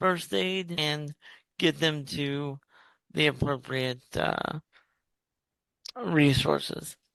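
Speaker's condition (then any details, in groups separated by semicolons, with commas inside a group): Cerebral palsy; uses wheelchair; voice and speech differ, uncontrollable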